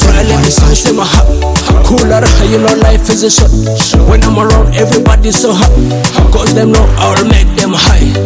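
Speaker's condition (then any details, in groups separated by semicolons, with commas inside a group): No condition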